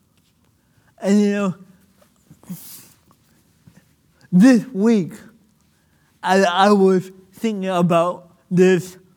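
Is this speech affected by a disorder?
Yes: cerebral palsy; spasms.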